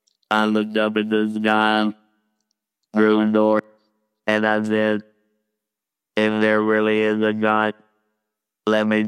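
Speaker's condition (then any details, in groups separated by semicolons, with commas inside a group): Laryngectomy; electric wand held to throat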